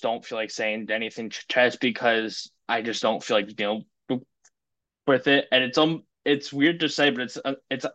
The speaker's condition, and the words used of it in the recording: Stuttering. Like, so like, because heads up, but I have a stutter, so sometimes words will take longer to come out.